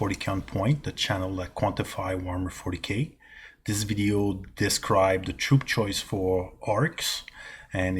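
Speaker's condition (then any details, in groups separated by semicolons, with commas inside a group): No condition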